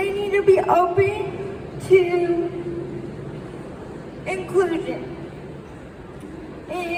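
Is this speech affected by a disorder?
Yes: quadriplegic spastic cerebral palsy.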